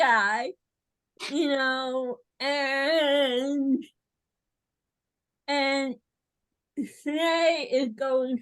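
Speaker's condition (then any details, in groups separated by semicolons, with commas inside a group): Cerebral palsy; mainly small motor coordination; speech and movement visibly affected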